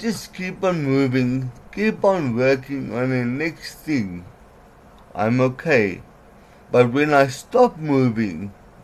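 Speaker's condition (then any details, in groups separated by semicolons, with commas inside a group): Cerebral palsy; breathing weakness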